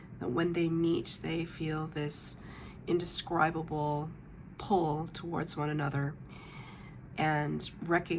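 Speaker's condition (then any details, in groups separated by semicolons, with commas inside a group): No condition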